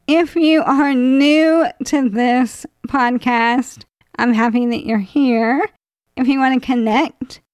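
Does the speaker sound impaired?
Yes: ALS; als onset in hand at 38, thumb-forefinger muscle loss, very little hand strength, very slow progression; still talking and advocating about 9 years after onset.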